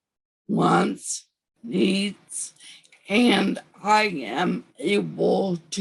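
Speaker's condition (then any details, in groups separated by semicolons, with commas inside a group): Severe anoxic brain injury; severe, wheelchair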